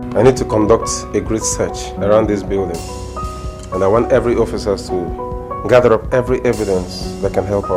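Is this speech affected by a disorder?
No.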